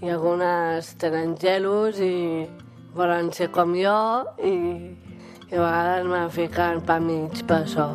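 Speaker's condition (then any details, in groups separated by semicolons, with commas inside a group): Down syndrome; weekly speech therapy (logopèdia) session on wednesdays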